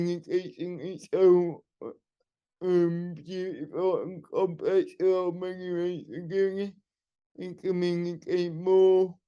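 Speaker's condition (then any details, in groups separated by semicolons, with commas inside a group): Cerebral palsy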